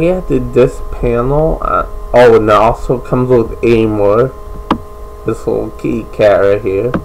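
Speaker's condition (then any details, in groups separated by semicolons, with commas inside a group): Cerebral palsy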